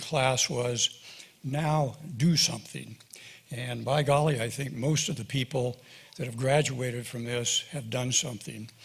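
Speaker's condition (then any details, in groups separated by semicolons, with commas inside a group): No condition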